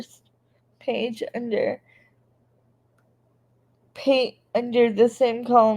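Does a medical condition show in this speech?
Yes: cerebral palsy.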